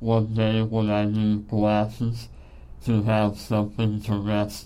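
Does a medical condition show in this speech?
Yes: Treacher Collins syndrome; genetic, facial bones and ears unformed, small jaw, cleft palate repaired, no ossicles, dozens of reconstructive surgeries; small airway and jaws made breathing and eating hard, emergency tracheotomy after birth, ng tube feeding.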